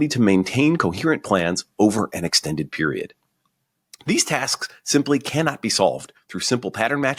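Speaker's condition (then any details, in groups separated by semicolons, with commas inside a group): No condition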